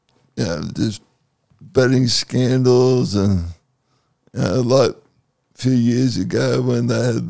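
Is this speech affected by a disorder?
Yes: cerebral palsy; cerebral palsy affecting the muscles, once cold stays cold; second COVID vaccine dose, Pfizer chosen on doctor's advice over AstraZeneca due to blood clot risk.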